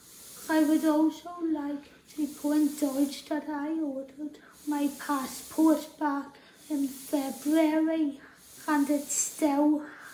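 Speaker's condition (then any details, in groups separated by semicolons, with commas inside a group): Tracheostomy and ventilator dependent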